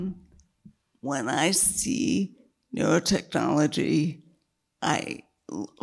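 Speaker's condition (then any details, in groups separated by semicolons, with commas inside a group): Multiple sclerosis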